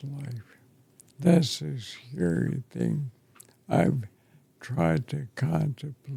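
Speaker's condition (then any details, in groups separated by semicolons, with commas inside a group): ALS; affects chest and throat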